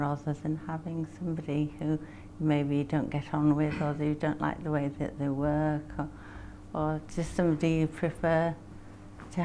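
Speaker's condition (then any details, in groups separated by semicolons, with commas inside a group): Parkinson's disease; had speech therapy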